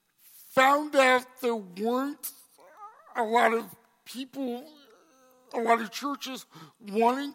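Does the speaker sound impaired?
Yes: cerebral palsy; congenital.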